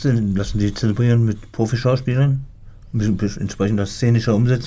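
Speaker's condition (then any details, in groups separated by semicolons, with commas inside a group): Parkinson's disease; cognition and memory not affected by Parkinson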